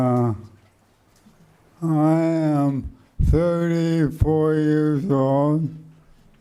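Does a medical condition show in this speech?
Yes: motor neuron degeneration.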